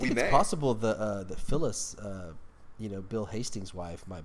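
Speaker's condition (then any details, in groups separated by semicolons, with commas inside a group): No condition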